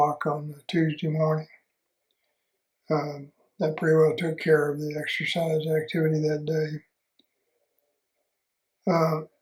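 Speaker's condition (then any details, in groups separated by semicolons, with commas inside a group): Parkinson's disease; no tremor, difficulty standing, slow small gait, typing difficulty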